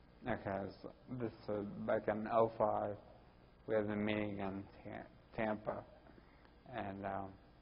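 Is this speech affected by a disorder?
Yes: ataxia; speech typical of the condition.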